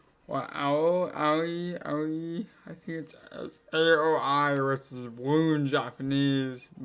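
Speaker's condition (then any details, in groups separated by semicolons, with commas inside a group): Cerebral palsy; affects legs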